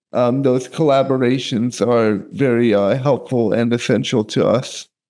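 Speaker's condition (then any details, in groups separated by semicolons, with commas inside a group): Cerebral palsy; all four limbs, wheelchair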